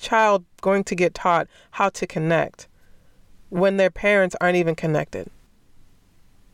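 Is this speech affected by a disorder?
No.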